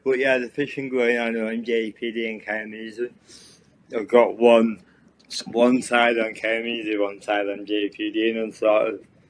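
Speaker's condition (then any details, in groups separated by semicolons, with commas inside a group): Cerebral palsy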